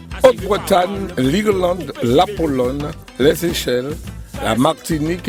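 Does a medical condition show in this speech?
No.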